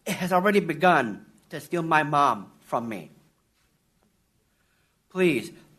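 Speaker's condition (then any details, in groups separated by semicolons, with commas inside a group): Down syndrome; intellectual disability, processes information more slowly; recorded congressional committee testimony clip from five years earlier, played on air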